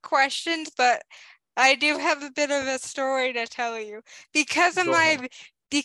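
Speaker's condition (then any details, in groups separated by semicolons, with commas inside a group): Cerebral palsy; recent vision impairment, cerebral palsy impacts more physically, mentally, emotionally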